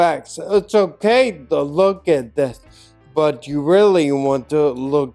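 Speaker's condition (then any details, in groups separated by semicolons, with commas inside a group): Ataxia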